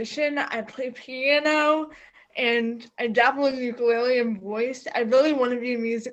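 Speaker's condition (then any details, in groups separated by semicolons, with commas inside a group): Cerebral palsy; occasional trouble articulating words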